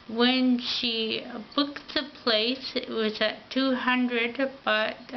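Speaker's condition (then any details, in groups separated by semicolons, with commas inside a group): Ataxia; affects mouth and tongue coordination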